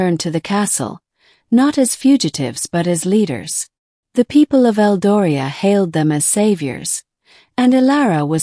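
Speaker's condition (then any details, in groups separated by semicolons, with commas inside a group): No condition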